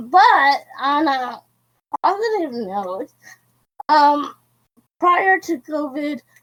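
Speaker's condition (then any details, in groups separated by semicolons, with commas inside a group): Cerebral palsy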